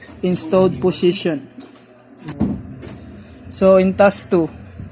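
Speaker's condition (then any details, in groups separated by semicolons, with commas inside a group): No condition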